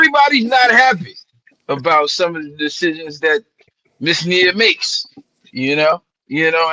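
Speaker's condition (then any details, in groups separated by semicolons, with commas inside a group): No condition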